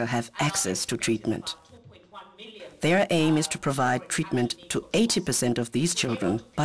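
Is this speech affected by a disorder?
No.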